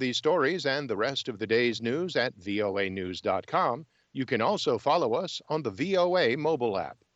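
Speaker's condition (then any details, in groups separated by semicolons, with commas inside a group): No condition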